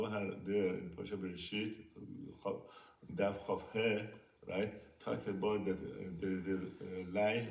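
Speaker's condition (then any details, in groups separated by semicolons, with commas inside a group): No condition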